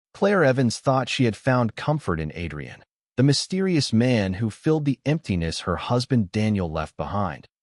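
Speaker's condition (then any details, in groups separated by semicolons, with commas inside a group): No condition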